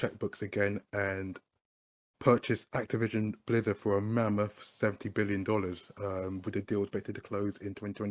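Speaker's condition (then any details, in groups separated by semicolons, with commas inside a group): No condition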